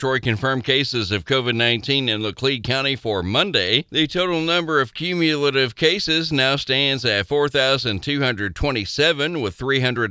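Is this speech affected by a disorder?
No.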